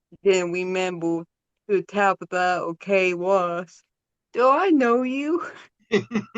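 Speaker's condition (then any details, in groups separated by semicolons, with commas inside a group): Cerebral palsy; present from birth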